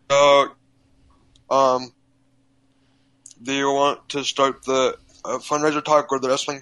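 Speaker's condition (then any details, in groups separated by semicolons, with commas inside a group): Cerebral palsy, physical only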